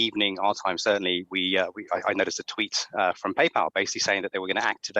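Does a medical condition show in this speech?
No.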